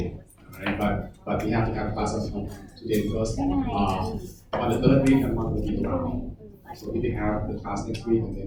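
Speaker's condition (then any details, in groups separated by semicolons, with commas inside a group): No condition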